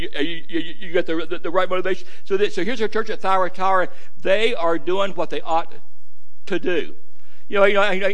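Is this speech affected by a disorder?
Yes: stuttering; struggled with it for a while, adults at gadsdale said stutter barred preaching; stuttering can lengthen a 25-minute message to 35 or 45 minutes; here repeated sounds, repeated words.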